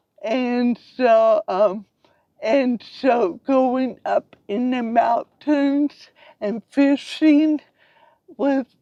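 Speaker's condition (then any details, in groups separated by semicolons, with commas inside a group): Cerebral palsy; from birth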